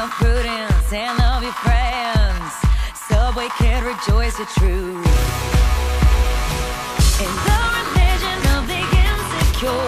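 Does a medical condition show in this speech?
No.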